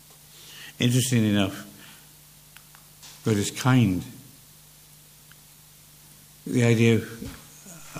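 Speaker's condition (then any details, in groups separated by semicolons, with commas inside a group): Parkinson's; less clear than before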